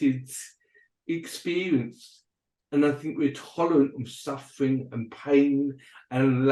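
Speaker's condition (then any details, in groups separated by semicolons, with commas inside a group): Cerebral palsy and dyspraxia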